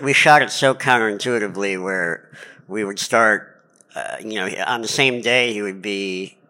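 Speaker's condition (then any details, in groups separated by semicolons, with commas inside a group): Cleft palate; lifelong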